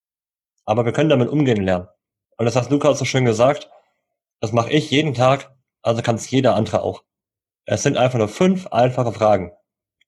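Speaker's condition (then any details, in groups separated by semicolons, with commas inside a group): Cleft lip and palate, cleft lip, jaw and palate; Bundeswehr cited inability to eat army food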